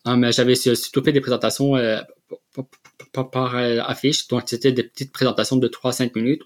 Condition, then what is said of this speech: Stuttering. Alors la personne a fini par me déconnecter et me reconnecter parce qu'il pensait que j'avais un problème technique.